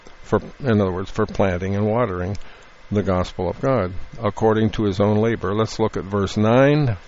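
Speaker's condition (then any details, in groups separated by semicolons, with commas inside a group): No condition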